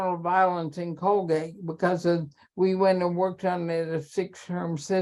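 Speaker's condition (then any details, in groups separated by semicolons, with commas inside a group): ALS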